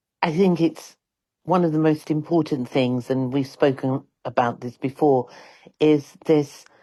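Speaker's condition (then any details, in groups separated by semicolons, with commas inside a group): No condition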